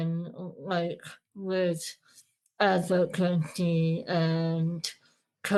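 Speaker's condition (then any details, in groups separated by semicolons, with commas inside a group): Moebius syndrome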